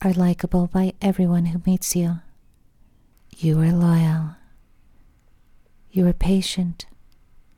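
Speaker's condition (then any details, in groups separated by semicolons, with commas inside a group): No condition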